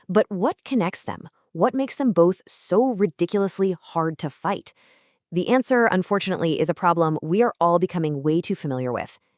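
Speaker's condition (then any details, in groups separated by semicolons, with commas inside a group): No condition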